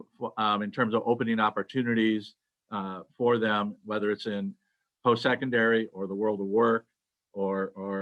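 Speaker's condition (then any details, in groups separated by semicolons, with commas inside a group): No condition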